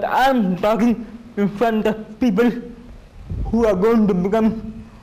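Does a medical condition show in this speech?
Yes: cerebral palsy.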